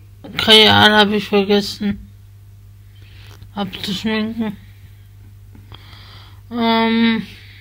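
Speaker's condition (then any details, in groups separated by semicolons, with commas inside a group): Spasticity from birth; multiple sclerosis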